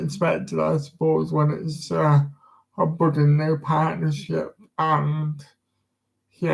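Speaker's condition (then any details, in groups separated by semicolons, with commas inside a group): Disability affecting speech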